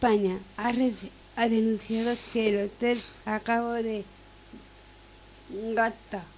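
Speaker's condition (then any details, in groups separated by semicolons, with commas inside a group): Down syndrome; reads news item aloud on live radio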